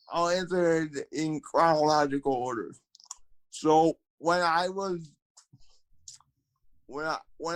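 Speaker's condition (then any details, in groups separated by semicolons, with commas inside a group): Cerebral palsy, spastic quadriplegia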